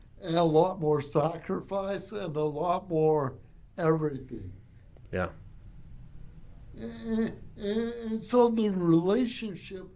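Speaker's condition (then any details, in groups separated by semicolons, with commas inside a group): Cerebral palsy; from birth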